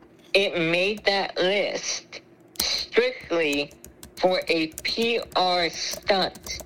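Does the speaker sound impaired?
Yes: spinal muscular atrophy; congenital, terminal, given 10 years to live, feeding tube, ventilator, cough assist, suction machine, nebulizers, CPT vest; trouble chewing and swallowing, high choking risk, secretions stay in lungs, fluids via feeding tube.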